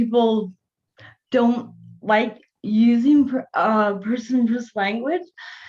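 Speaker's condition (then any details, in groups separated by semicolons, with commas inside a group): Cerebral palsy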